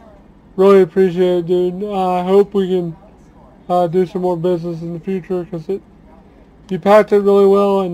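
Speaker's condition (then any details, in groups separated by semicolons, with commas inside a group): Cerebral palsy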